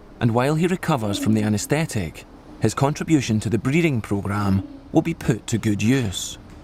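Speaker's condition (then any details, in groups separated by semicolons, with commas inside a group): No condition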